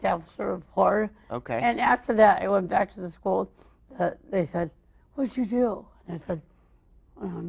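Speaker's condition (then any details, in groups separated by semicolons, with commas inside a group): Cerebral palsy; birth complications; mild; speech sounds atypical, had early speech therapy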